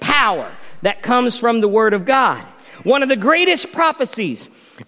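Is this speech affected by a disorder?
No.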